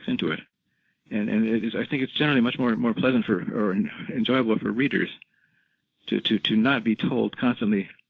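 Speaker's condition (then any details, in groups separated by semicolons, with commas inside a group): Parkinson's disease, rigidity-predominant, no tremor; 11 years into illness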